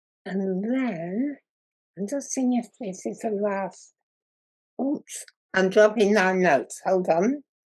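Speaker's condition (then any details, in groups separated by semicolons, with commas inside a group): Muscular dystrophy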